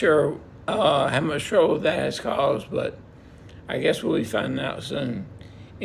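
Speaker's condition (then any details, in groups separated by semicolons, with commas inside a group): Multiple system atrophy; cannot form words clearly, voice better after rest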